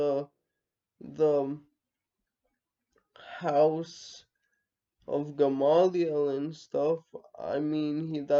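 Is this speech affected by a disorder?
Yes: cerebral palsy, mixed, mild.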